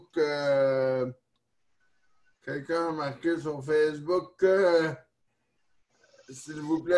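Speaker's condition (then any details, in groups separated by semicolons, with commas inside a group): Neonatal cerebral palsy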